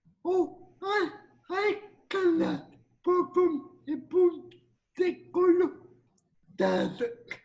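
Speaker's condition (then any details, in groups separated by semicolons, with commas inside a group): Cerebral palsy; speech slightly affected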